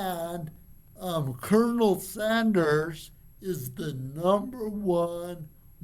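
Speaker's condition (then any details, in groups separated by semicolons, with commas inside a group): Cerebral palsy; from birth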